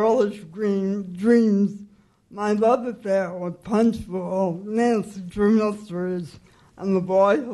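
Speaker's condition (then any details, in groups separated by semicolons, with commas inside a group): Cerebral palsy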